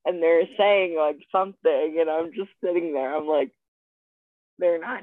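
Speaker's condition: Spastic quadriplegic cerebral palsy; brain-body communication misfire

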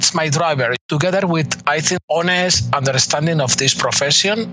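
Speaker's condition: No condition

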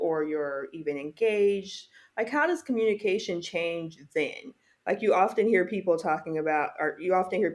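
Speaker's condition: No condition

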